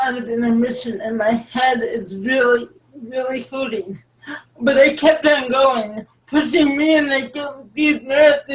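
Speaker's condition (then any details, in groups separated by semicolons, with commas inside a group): Cerebral palsy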